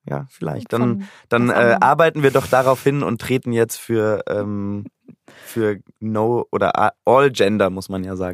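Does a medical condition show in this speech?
No.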